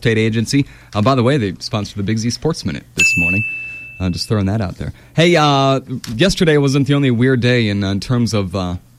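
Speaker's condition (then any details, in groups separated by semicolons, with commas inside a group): No condition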